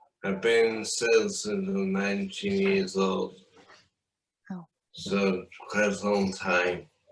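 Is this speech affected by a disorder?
Yes: traumatic brain injury; limb injuries.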